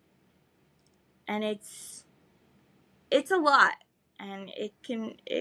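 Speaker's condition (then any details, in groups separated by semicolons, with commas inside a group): Cerebral palsy; spastic legs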